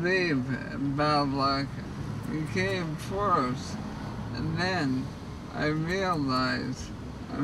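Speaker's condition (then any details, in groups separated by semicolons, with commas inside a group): ALS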